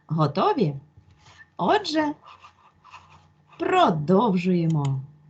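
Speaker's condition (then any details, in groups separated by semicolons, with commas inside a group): No condition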